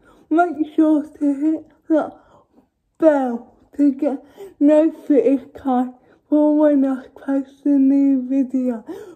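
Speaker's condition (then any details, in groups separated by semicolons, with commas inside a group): Cerebral palsy; uses feeding aid; self-feeding with hand held spoon very difficult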